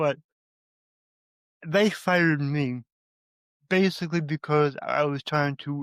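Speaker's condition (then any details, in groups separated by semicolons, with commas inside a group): Cerebral palsy; from birth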